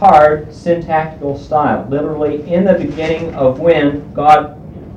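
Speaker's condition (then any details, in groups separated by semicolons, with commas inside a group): No condition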